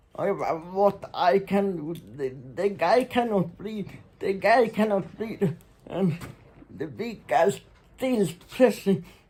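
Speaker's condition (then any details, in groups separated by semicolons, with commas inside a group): Muscular Parkinson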